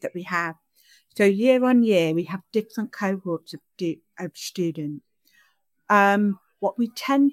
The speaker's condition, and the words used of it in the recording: Deafness. They might use sign-supported English, which is what I'm using now.